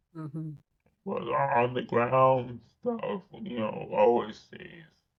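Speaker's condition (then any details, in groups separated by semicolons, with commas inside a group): Cerebral palsy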